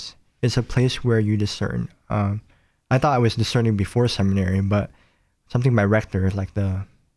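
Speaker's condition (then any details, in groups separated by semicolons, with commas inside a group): Cleft palate; nose and lip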